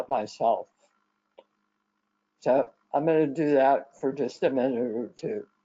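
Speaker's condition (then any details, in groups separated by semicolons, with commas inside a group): Head and neck cancer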